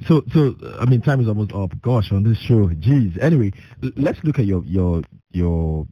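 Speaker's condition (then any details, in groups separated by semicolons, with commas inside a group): No condition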